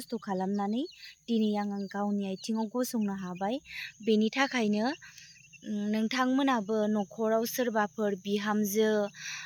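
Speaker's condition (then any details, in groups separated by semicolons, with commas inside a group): No condition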